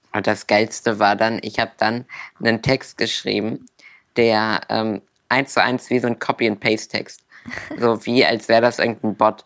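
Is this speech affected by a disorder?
Yes: Duchenne muscular dystrophy; inherited, progressive muscle wasting, known since primary school, wheelchair user from the start.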